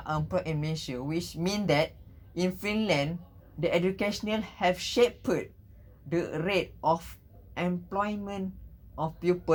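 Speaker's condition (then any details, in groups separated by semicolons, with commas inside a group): No condition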